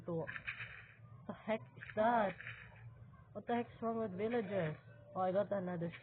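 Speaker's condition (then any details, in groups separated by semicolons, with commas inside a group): No condition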